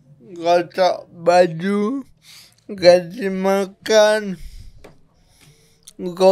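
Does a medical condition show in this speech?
Yes: cerebral palsy; from birth, difficult delivery, affects muscles and motor function; severe, unable to walk until age 9, about 30 years; speech may be hard to understand, friend translates.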